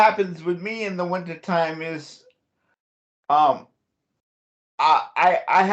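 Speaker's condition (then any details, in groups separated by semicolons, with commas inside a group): Cerebral palsy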